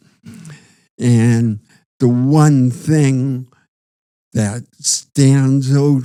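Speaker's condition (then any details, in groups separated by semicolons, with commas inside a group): Parkinson's disease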